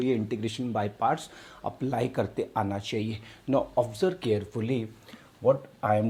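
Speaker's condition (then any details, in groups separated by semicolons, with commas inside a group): No condition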